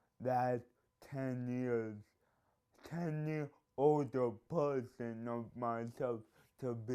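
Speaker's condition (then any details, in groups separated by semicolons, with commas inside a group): Cerebral palsy; speech impediment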